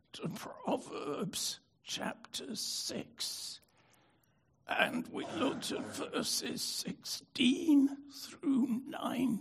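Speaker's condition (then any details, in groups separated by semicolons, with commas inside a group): Spasmodic dystonia; affected voice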